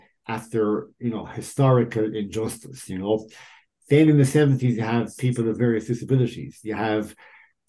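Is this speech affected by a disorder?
Yes: cleft lip and palate; cleft lip and palate present from birth; undergoing orthodontic treatment for aesthetics, jaw surgery coming up shortly, rhinoplasty likely.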